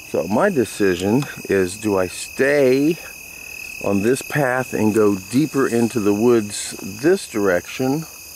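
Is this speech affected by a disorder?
No.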